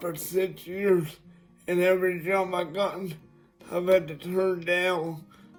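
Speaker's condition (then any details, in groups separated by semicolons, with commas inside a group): Cerebral palsy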